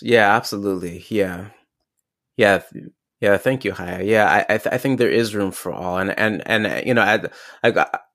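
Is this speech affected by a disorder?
Yes: stuttering; hereditary stutter inherited from mother, since childhood, long felt trapped and despairing about speech; stutters on own name, e.g. when giving name at restaurants or coffee shops; here repeated sounds, repeated words.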